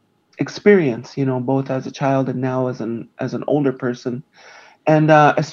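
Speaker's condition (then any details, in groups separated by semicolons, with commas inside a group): No condition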